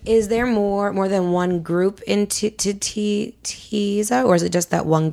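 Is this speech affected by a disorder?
No.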